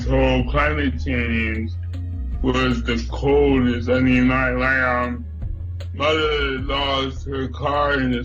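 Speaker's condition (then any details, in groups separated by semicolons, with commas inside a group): Cerebral palsy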